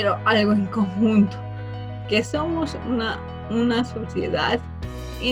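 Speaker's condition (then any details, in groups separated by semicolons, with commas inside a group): Cerebral palsy from birth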